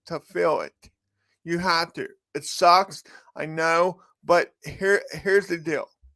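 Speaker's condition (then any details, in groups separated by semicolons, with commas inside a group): Cerebral palsy; from birth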